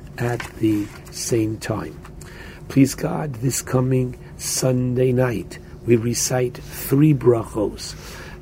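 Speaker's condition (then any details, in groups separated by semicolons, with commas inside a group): No condition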